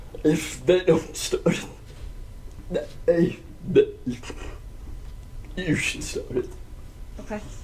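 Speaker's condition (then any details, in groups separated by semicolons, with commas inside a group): Cerebral palsy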